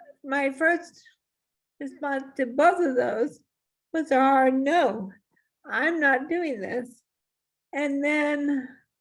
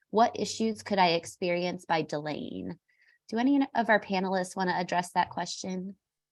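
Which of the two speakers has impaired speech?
The first: ALS; losing weight despite eating.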